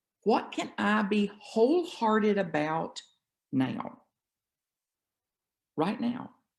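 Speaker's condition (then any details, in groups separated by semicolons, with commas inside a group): No condition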